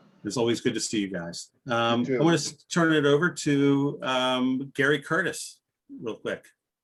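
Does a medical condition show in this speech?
No.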